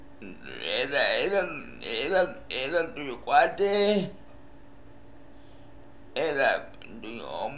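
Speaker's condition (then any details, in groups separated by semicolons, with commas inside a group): Cerebral palsy; from birth; speech affected by cerebral palsy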